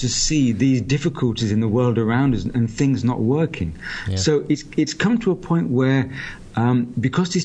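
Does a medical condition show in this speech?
No.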